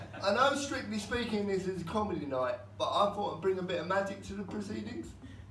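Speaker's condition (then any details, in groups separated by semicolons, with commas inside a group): Cerebral palsy; cannot stand, performs seated; 29 years with condition; unusual voice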